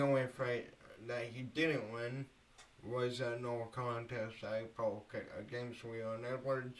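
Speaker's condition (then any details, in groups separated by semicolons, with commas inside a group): Cerebral palsy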